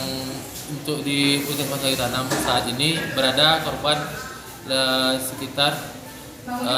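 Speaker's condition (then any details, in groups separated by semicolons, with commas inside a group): No condition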